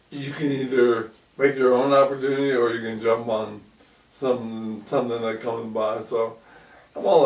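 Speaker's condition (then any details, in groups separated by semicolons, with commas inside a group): ALS; about 2 years since onset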